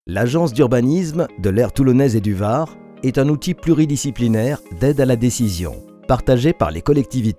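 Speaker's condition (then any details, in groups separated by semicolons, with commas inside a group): No condition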